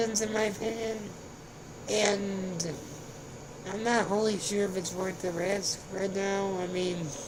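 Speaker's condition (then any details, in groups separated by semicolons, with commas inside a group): Spinal muscular atrophy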